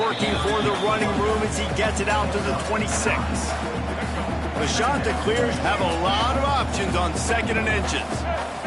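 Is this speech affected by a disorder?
No.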